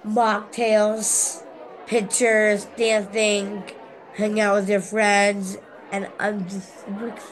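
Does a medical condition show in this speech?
Yes: Down syndrome; born with Down syndrome; middle schooler, in Best Buddies program.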